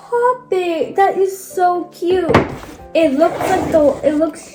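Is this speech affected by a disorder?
No.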